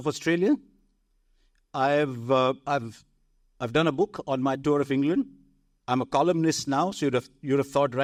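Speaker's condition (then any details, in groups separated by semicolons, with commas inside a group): No condition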